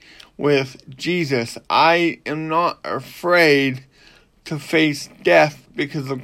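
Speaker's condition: Cerebral palsy; cerebral palsy since birth

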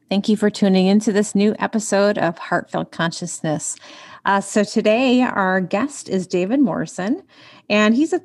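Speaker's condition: No condition

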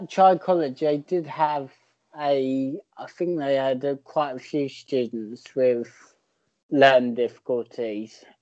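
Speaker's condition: Cerebral palsy

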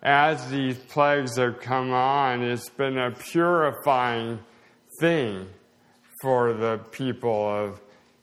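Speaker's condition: Slowed speech, swallowing problems; seeing speech therapist, swallow test today, very minimal advancement, less progression than expected

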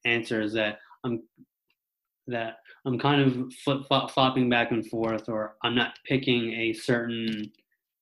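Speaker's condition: Stuttering; severe fluency problem diagnosed in grade school, speech therapy about 4 to 5 years; stutter pretty fine during recording; severity varies day to day, phone calls and meeting new people hard, sometimes cannot get words out; repeated sounds, prolonged sounds

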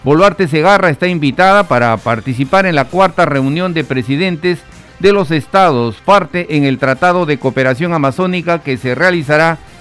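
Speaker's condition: No condition

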